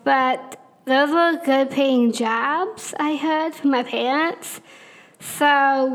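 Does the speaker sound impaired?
Yes: Down syndrome; congenital, extra chromosome, low muscle tone, could not speak or walk early in childhood, constant therapies; ongoing speech class, attended since childhood; speaking among more difficult things, way of talking might seem weird.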